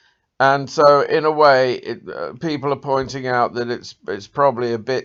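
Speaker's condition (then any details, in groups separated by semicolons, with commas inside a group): No condition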